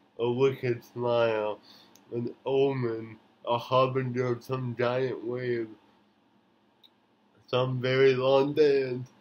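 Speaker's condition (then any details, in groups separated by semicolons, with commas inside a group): Cerebral palsy; since birth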